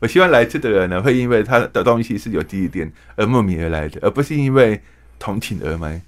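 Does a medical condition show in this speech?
Yes: hearing impairment.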